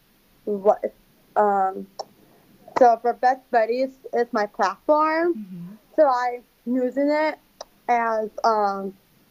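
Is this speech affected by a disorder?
Yes: Down syndrome.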